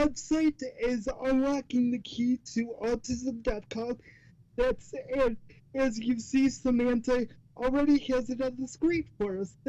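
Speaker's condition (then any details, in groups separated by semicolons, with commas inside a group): Cerebral palsy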